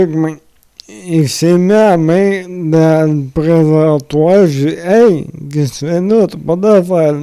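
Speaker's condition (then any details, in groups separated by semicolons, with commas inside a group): Amyotrophic lateral sclerosis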